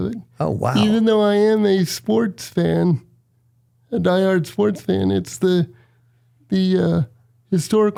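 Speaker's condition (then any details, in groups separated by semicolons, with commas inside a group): Cerebral palsy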